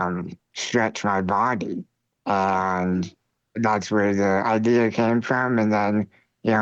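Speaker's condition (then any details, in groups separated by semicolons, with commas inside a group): Spinal muscular atrophy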